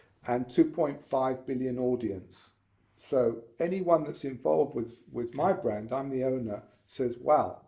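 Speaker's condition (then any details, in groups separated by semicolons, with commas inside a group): No condition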